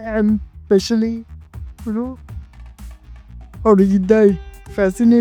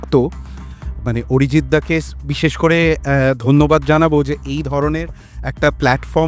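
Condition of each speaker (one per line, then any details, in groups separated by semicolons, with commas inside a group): Cerebral palsy; wheelchair user
No condition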